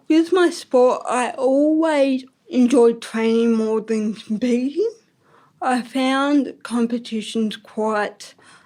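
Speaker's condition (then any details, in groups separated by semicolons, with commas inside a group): Ataxic cerebral palsy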